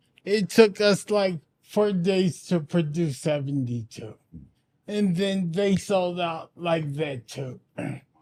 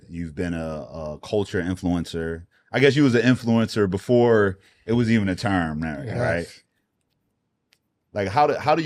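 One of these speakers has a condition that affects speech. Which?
The first: anoxic brain injury; brain without oxygen 40 minutes, memory loss; about 95% recovered, still in speech therapy; speech therapy ongoing, audible speech difference, loses train of thought.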